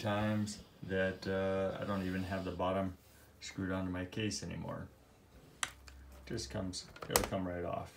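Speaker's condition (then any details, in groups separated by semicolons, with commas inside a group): No condition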